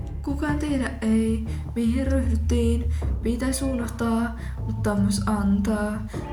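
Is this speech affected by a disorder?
No.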